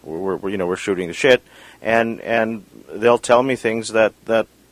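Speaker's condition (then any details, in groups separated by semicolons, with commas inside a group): No condition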